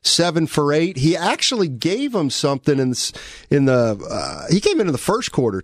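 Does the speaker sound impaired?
No.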